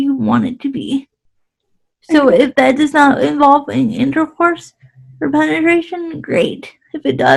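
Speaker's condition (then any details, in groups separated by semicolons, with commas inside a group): Cerebral palsy; quadriplegic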